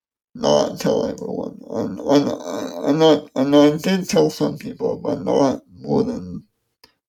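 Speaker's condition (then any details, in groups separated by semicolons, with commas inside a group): ALS; progressive muscle weakness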